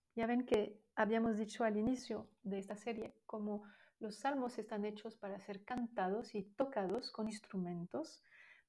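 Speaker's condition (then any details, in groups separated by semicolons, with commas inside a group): No condition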